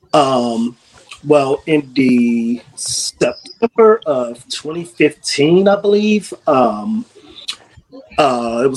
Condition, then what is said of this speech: Stuttering. I have found that, you know, I am fully capable of sitting on the stage and being able to control the decibels in my speech and everything without stuttering as much.